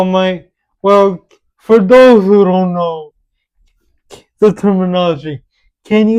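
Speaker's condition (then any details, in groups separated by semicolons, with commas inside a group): Cerebral palsy; with developmental delay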